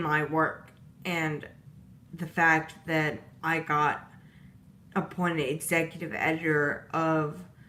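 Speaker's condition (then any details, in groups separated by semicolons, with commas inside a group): Disability causing slurred speech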